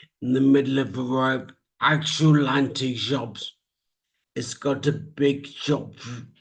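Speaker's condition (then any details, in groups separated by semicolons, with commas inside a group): Traumatic brain injury; speech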